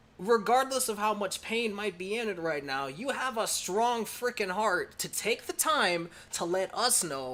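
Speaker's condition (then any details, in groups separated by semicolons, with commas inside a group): No condition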